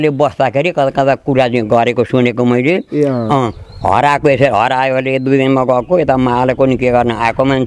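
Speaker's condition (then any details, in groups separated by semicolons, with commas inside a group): No condition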